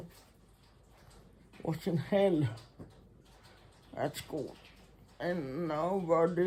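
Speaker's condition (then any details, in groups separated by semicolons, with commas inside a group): Muscular Parkinson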